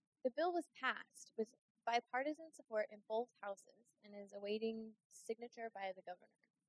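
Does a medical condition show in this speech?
No.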